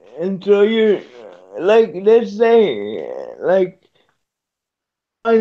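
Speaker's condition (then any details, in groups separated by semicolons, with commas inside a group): Cerebral palsy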